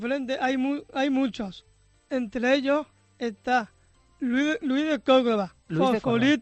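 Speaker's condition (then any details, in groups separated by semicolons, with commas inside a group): Down syndrome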